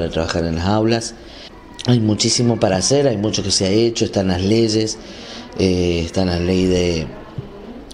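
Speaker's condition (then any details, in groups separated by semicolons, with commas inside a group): No condition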